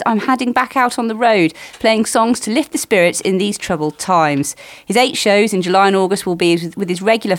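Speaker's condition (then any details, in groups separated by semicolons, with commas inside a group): No condition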